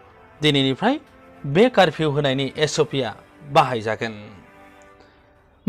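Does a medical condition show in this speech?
No.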